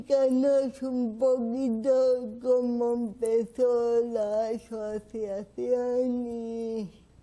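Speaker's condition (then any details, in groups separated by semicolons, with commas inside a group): Cerebral palsy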